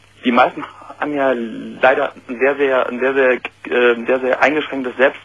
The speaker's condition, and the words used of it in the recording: Stuttering. Jetzt zum Beispiel hast du dreimal drüber gesagt.